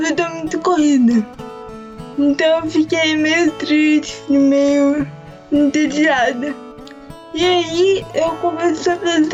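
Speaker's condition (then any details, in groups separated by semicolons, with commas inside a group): Mixed cerebral palsy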